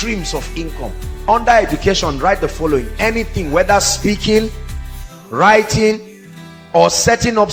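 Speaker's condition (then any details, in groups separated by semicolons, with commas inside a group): No condition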